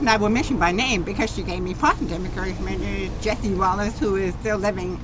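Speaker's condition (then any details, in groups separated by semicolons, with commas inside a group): Deafness, profound, genetic, severe; formerly hearing aids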